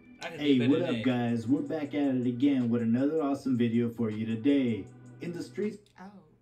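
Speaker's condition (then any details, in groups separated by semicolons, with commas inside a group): No condition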